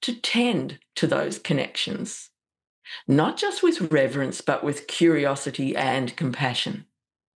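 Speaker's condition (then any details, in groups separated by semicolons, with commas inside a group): No condition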